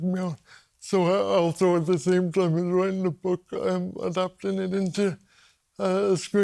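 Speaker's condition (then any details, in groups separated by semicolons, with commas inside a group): Cerebral palsy; quadriplegic cerebral palsy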